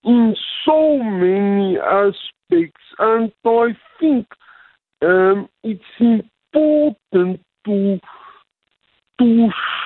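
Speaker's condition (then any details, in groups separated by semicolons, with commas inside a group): Cerebral palsy; reduced typing speed and accuracy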